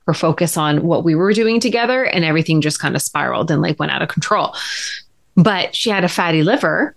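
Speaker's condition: No condition

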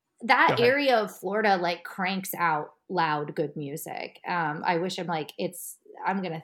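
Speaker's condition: No condition

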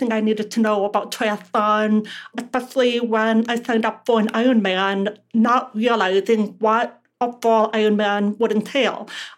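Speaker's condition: Deafness; relies on lip reading

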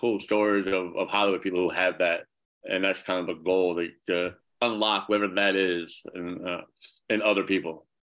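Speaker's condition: Cleft palate; congenital, severe

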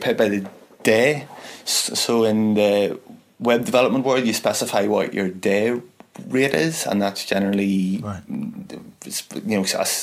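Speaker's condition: Stammer; stammer since at least school years; member of Maguire Programme for people who stammer, pushes self outside comfort zone; occasional stuttery delivery, long avoided public speaking; repeated sounds, prolonged sounds

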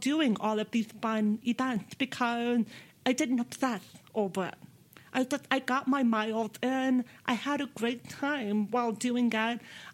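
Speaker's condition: Deafness; speaks with own voice

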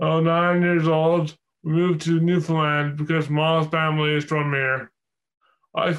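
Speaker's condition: Dysarthria; severe brain injury from car crash, coma, balance and coordination affected, disinhibition, relearned talking, eating; walking and talking again after intensive rehab, physiotherapist, kinesiologist, home gym, coaching, still improving; weak speech muscles, hard to speak clearly, must concentrate to form words, mistaken for drunk

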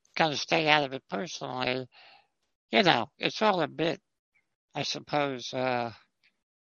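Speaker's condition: Spinal muscular atrophy type 2; about 60 years since onset, uses Dragon voice to text

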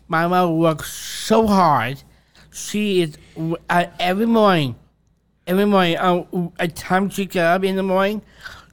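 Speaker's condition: Down syndrome; deep voice, struggles to reach high notes when singing, singing likened to trapped animal

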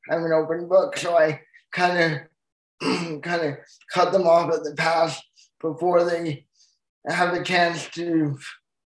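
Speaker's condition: Cerebral palsy; full-time wheelchair user

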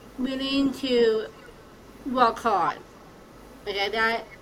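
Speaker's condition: Down syndrome; congenital, present since birth

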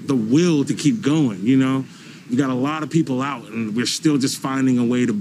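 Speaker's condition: No condition

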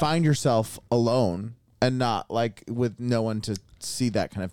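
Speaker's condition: No condition

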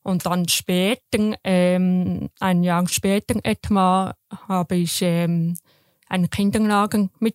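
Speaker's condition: Deafness; congenital profound hearing loss to deafness, detected at age one in hospital, later cochlear implant; raised oral, intensive hearing and speech therapy, lip reading, felt therapist's vibrations to learn sounds

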